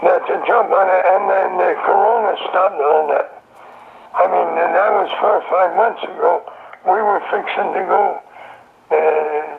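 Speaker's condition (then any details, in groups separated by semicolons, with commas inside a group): Throat cancer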